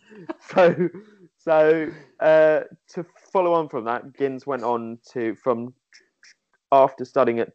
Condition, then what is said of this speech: Stuttering. I knew I was going to stutter on this.